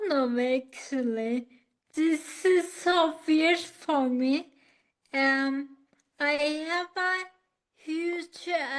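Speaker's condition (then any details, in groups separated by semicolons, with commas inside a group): Acquired ataxia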